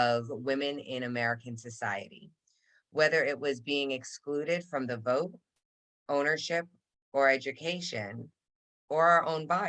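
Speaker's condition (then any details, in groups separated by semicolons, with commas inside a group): No condition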